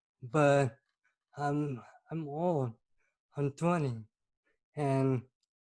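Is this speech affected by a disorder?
Yes: cerebral palsy.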